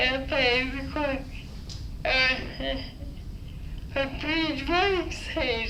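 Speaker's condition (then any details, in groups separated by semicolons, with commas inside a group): Dysarthria; diagnosed at 13, uses wheelchair, speech program 3 years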